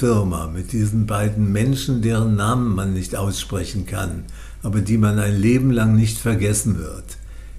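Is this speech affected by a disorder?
Yes: Parkinson's disease; condition managed with medication, feels almost as if without Parkinson.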